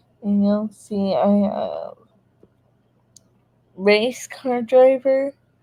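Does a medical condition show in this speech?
Yes: cerebral palsy.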